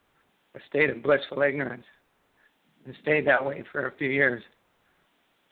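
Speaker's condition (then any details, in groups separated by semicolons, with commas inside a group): Parkinson's disease; no medication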